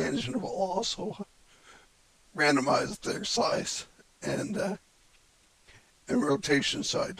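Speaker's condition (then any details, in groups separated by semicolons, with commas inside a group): Cerebellar ataxia from brain tumour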